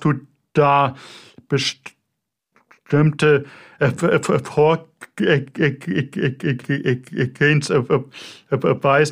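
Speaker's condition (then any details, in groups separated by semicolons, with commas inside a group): Stuttering; developmental, lifelong, possibly inherited, father stuttered, brother fluent, logopedic speech therapy, constant since second grade; frequent word and phrase repetitions, repeated filler interjections, part-word repetitions; prolonged sounds, blocks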